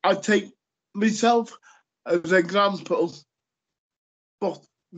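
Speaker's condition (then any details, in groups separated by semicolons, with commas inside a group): Cerebral palsy; lifelong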